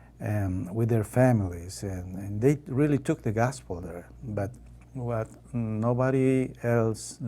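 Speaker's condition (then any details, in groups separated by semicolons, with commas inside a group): No condition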